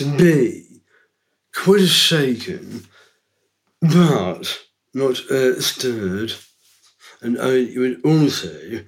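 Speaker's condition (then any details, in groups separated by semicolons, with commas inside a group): Down syndrome; from birth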